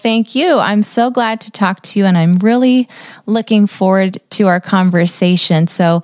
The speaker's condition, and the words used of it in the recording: No condition.